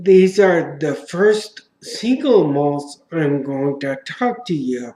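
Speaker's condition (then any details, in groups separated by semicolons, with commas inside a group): Traumatic brain injury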